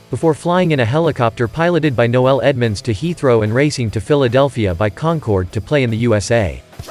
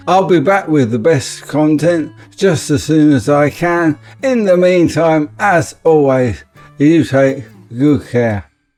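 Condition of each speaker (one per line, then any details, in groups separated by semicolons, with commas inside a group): No condition
ALS; affects emotions, speech, right hand; voice may sound peculiar, speech very hard, uses AI voices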